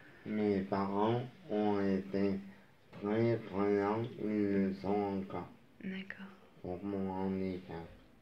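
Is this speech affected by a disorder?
Yes: traumatic brain injury; moped accident.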